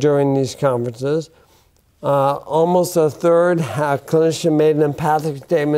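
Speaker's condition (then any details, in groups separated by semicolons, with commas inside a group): Bulbar onset ALS; affects speech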